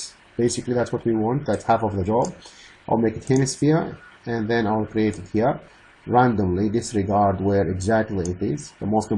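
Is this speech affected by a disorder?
No.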